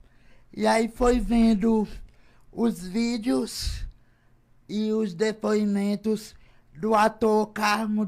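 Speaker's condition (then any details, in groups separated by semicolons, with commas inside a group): Cerebral palsy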